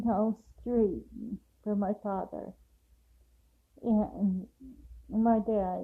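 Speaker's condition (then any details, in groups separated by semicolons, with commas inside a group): Cerebral palsy; affects walking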